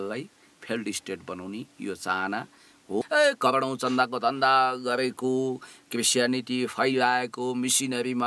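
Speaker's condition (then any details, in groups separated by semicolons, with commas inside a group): No condition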